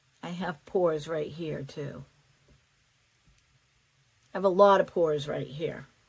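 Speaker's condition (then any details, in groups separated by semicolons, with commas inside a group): No condition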